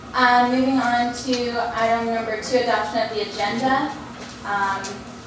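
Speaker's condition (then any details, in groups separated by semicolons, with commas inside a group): No condition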